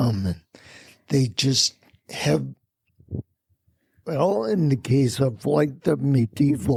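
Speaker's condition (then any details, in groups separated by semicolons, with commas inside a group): Spinocerebellar ataxia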